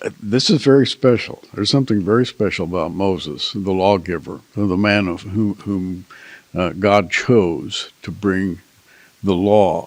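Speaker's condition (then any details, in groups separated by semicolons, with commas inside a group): No condition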